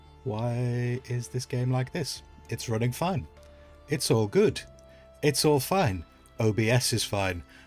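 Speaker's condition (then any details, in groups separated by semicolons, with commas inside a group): No condition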